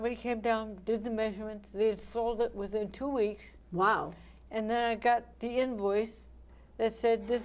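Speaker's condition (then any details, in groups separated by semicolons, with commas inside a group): ALS; right hand onset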